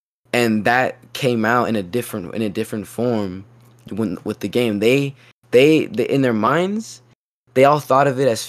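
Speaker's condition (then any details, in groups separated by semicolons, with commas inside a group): Stutter, severe; really bad by own account; repeated sounds, repeated words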